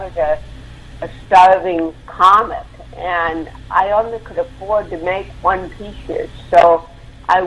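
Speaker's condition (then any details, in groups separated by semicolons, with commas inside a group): Cerebral palsy; involuntary movements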